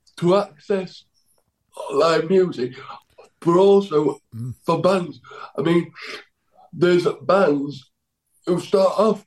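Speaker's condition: Cerebral palsy; needs help getting up and dressing

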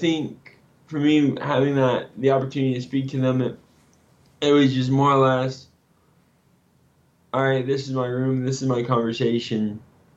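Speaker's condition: Cerebral palsy; symptoms can act up

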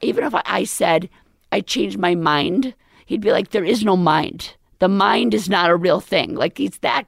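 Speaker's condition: Vocal cord paralysis; permanent left vocal cord paralysis after near-fatal pneumonia, intubation, tracheostomy, feeding tube, over 2 years ago; steroid injections earlier, recent type 1 thyroplasty, palatal adhesion, implant joining cords, another surgery possibly needed; current voice temporary after recent surgery, swallowing still hard

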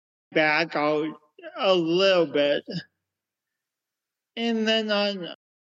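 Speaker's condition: Cerebral palsy; pronounced speech impediment

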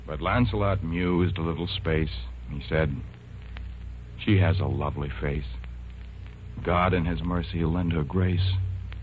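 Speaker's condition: No condition

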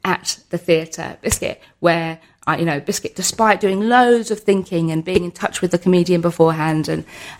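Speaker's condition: Tourette's; vocal and motor tics, wheelchair user, tics vary unpredictably, worsen with heightened emotion; tics quite noticeable, frequent vocal tics throughout conversation; sausage, hedgehog, cats, beans, swearing and random phrases interrupting speech

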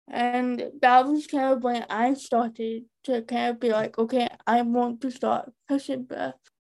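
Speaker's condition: Profound hearing loss, cochlear implant user

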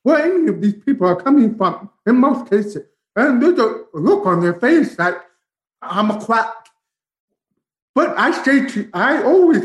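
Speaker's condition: Profound deafness; cannot hear words spoken

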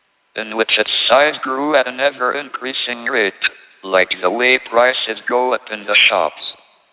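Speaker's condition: ALS, tracheotomy, speech-generating device; tracheotomy after critical pneumonia during CERN visit, computerized speech synthesizer; speaks only through computerized speech synthesizer with American voice; lost voice due to tracheotomy, robotic American-accented synthesized voice, earlier natural speech deteriorated

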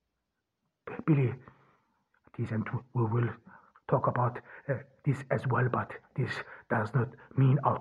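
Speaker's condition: Stuttering; possibly part of why hard to be listened to at university; prolonged sounds, blocks

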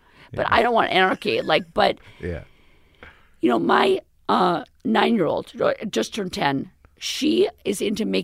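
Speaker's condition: Vocal fold paralysis, left vocal cord; tracheostomy

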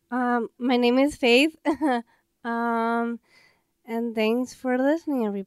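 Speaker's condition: Down syndrome; known since infancy

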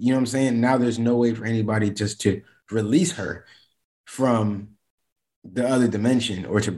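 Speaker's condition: No condition

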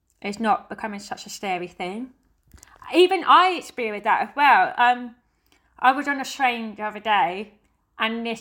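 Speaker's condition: Deafness; family all hearing, uses sign language

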